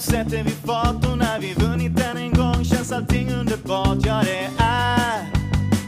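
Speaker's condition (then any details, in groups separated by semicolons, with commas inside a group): No condition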